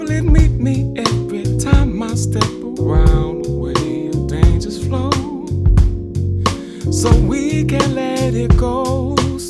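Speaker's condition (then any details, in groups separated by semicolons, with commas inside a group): No condition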